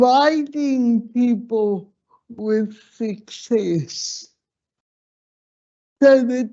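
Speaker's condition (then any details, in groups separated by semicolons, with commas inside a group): Slurred speech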